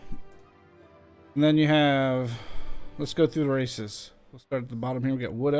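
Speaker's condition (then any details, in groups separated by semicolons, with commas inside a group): No condition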